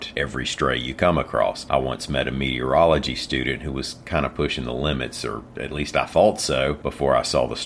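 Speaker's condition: No condition

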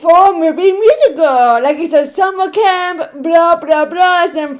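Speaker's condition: Cerebral palsy, right side; speech disability, predicted never to talk, first word around one year, speech therapy since age one

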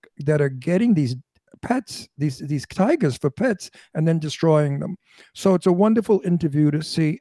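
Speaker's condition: No condition

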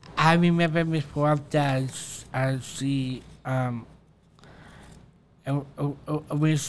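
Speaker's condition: Down syndrome; mostly short replies, some word substitutions, e.g. ribbon tie-off for ribbon cutting

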